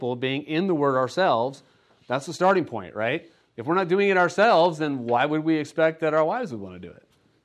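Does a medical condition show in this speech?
No.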